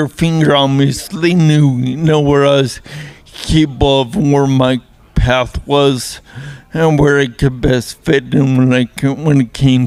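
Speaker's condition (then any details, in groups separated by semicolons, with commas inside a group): Traumatic brain injury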